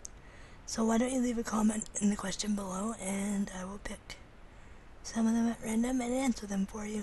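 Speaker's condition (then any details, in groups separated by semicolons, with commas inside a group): Cerebral palsy; predominantly physical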